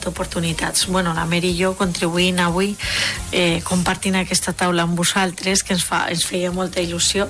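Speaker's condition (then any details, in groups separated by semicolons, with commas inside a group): No condition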